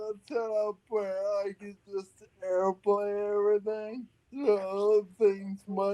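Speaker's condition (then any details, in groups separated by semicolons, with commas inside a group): Friedreich's ataxia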